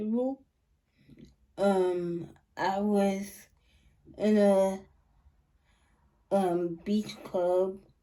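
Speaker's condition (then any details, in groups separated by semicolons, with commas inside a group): Cerebral palsy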